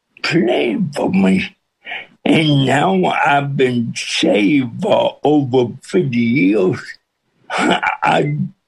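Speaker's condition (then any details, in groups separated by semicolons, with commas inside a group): Cerebral palsy with speech impediment; hard to understand at first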